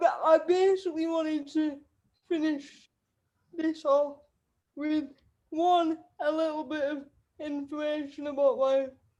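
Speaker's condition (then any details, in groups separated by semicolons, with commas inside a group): Cerebral palsy; wheelchair user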